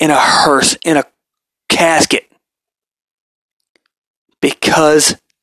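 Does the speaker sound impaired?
Yes: stuttering; stutters when very talkative or engaged in a topic, apologizes for stuttering on air; here blocks.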